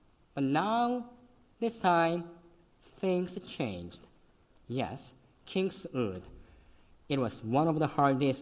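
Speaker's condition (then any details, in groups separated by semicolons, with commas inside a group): Cleft lip and palate, severe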